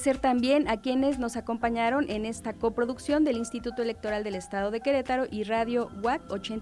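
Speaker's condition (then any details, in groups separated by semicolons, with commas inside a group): No condition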